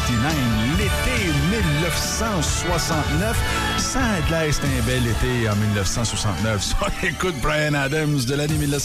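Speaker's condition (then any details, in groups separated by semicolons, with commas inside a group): No condition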